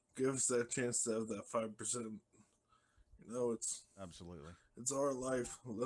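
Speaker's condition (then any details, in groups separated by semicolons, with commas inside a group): ALS; slurring some words early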